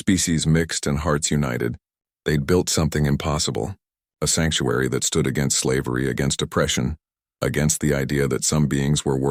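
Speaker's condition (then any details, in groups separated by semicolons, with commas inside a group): No condition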